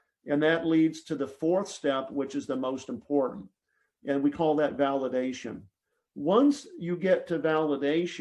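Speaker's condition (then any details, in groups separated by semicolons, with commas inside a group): No condition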